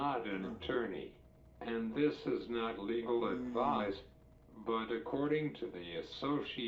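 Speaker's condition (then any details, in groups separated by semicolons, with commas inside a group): Cerebral palsy; uses wheelchair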